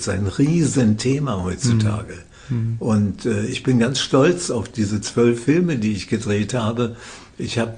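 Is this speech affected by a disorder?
Yes: Parkinson's disease; first diagnosed by a psychiatrist, treated by professor Jens Volkmann in Würzburg; feels as if not having Parkinson.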